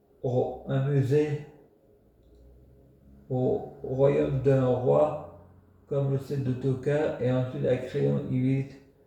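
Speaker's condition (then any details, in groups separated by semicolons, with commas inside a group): Multiple sclerosis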